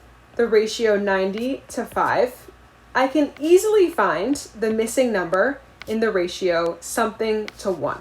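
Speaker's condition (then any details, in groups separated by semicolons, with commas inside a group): No condition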